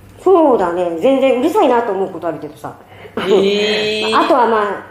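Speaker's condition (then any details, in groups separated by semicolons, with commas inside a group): No condition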